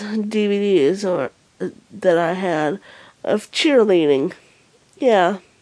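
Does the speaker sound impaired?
Yes: cerebral palsy.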